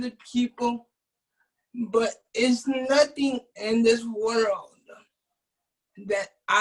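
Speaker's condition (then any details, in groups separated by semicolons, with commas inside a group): Cerebral palsy; present from birth; has caretakers; predicted never to speak, now speaks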